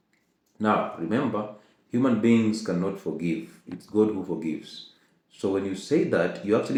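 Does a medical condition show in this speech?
No.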